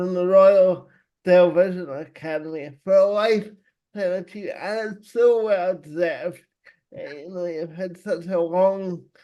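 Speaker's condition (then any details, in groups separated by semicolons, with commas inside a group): Cerebral palsy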